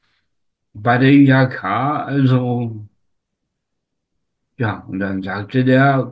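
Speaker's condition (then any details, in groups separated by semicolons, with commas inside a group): Spastic tetraparesis; considered incurable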